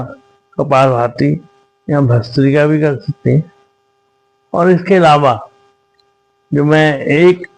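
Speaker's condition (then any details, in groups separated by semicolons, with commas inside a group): Cerebral palsy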